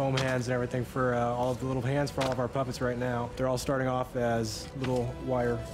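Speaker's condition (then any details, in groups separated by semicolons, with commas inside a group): No condition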